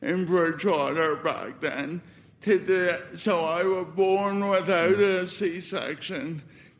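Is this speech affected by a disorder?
Yes: spastic cerebral palsy; cord around neck cut oxygen at birth, Bridgewater, diagnosed 18 months, foot surgery, 93 physio sessions; age 34, walks with limp, no longer falls, poor fine motor control, never written; obviously affected since childhood, much speech therapy, sounded asleep on phone, may be taken as drunk.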